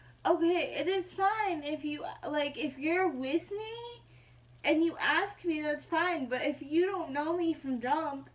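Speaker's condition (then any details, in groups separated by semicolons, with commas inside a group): Mild cerebral palsy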